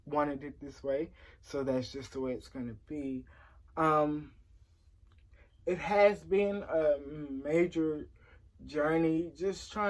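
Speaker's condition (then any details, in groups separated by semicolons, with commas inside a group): Cerebral palsy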